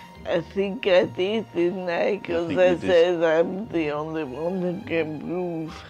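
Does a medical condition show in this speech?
Yes: multiple sclerosis.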